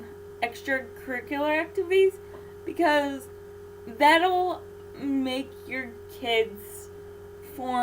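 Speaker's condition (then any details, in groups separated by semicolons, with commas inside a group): Cerebral palsy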